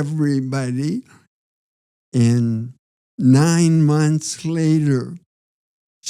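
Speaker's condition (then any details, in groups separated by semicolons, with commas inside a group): Parkinson's disease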